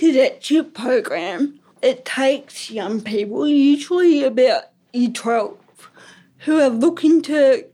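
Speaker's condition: Ataxic cerebral palsy; resuscitated

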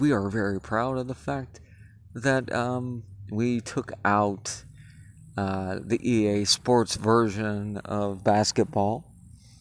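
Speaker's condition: No condition

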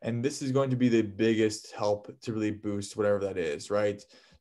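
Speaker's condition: No condition

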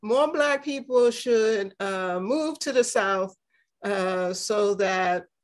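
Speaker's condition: No condition

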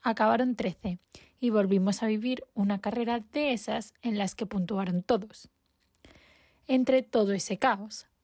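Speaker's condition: No condition

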